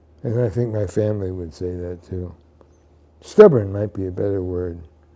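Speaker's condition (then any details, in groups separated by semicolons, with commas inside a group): Parkinson's disease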